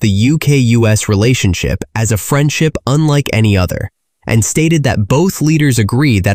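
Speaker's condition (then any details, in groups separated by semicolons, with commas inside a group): No condition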